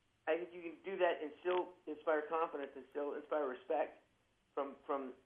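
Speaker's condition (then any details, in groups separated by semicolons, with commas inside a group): Parkinson's disease, young-onset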